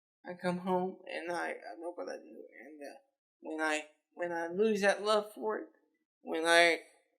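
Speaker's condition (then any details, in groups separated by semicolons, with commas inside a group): Cerebral palsy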